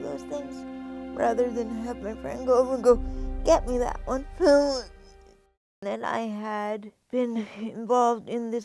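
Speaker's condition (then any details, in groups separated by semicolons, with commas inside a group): Cerebral palsy; wheelchair since age two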